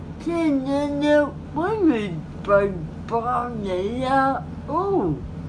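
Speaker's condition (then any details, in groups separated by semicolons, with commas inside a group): Cerebral palsy; spastic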